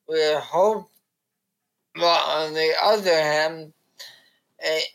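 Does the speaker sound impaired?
Yes: ALS; diagnosed at 30, given 2-5 years, stem cell therapy in Korea, arms do not work, not locked in; about two years since diagnosis, dependent on wife, bite-click mouse, foot-pedal right click, on-screen keyboard.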